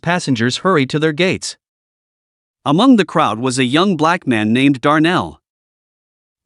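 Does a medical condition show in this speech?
No.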